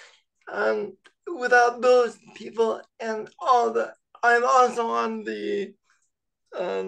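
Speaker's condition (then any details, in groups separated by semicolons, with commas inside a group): Cerebral palsy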